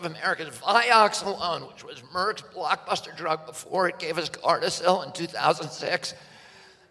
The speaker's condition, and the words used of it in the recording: Dystonia. In 1996, I lost that voice and I got a disease that's a neurological disorder called spasmodic dystonia.